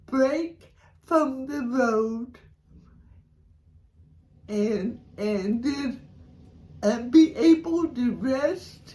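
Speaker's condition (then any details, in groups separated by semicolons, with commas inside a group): Cerebral palsy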